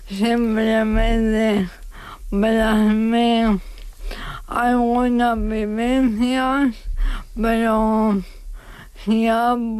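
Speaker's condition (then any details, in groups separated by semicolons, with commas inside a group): ALS; diagnosed at about age 35; several years since diagnosis, slower progression, 24-hour care except sleep, caregiver helps mobility, hospital general rehabilitation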